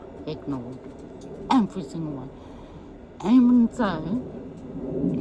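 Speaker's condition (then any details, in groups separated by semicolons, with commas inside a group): MND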